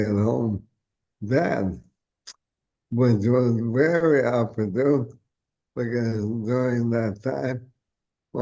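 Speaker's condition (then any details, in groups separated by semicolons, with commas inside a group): ALS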